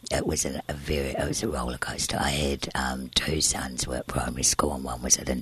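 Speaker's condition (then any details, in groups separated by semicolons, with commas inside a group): Tracheostomy and scarred vocal cord, laryngeal cysts, surgical vocal cord scarring; voice sounds different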